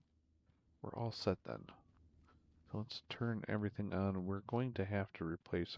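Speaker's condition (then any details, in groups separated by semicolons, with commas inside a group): No condition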